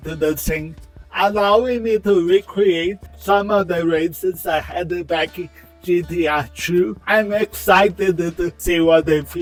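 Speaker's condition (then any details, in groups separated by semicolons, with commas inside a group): Cerebral palsy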